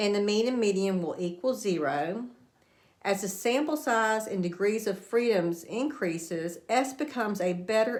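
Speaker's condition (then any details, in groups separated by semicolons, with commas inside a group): No condition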